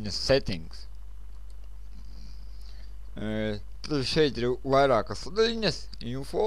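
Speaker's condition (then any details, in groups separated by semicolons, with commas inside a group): Cerebral palsy; since birth; speech not very clear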